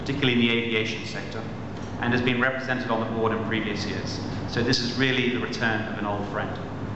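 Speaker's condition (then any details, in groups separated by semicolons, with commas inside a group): No condition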